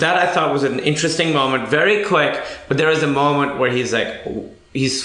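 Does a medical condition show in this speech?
No.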